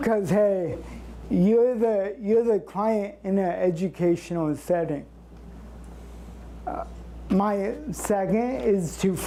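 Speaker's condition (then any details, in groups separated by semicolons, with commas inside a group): Cerebral palsy; since birth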